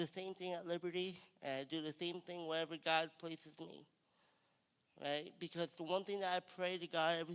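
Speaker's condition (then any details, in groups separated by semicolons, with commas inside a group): Cerebral palsy; cerebral palsy, from birth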